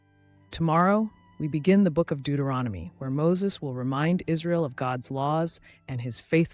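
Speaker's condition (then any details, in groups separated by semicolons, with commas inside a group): No condition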